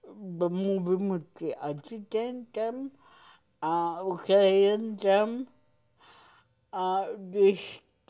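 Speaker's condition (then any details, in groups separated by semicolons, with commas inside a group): Cerebral palsy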